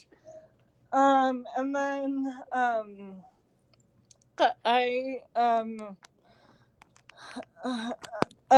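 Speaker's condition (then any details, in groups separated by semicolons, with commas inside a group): Cerebral palsy; since birth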